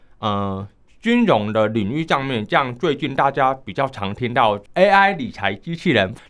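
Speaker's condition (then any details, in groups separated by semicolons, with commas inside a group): Hearing impairment, high-frequency hearing loss, mild; market hearing aids largely ineffective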